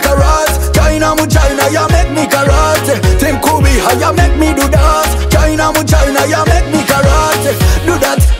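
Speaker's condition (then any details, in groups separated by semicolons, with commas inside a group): No condition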